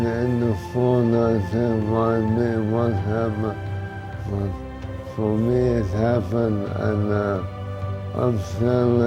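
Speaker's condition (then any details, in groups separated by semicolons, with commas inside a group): Motor neurone disease; bulbar onset, jaw and speech problems first; about one year since diagnosis, hesitant walking, needs help dressing, feeding; difficulty speaking, abnormal jaw movement, worsening daily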